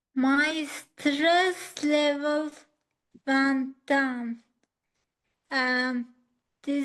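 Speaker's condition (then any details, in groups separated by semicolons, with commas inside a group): Acquired ataxia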